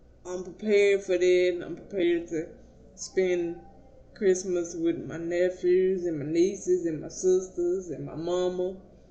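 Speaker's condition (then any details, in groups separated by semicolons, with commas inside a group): Cerebral palsy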